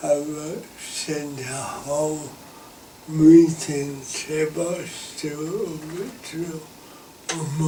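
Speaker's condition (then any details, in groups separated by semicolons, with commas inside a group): Cerebral palsy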